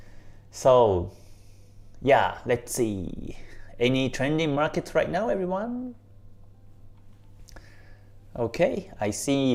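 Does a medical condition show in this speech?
No.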